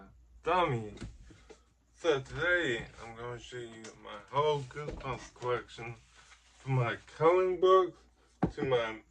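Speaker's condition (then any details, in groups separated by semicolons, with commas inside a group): Ataxic cerebral palsy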